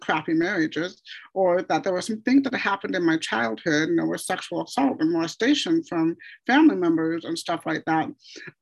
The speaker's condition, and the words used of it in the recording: Deafness. Do people try to guess where your accent's from?